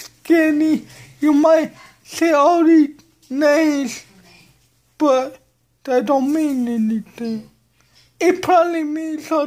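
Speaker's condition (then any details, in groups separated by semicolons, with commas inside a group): Cerebral palsy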